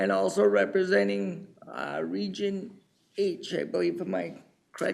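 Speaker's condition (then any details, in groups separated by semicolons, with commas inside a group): Cerebral palsy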